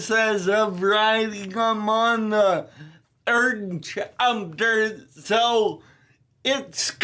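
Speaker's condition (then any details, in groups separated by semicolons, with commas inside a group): Ataxia telangiectasia; rare muscular dystrophy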